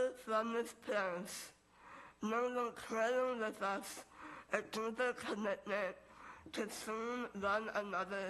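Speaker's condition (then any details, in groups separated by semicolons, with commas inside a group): Moebius syndrome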